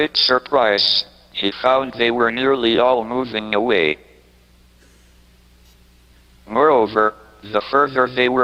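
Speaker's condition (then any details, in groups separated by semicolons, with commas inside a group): ALS, speech-generating device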